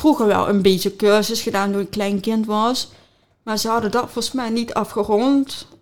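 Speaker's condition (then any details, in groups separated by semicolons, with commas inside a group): Deafness with cochlear implant; congenital, implant from age two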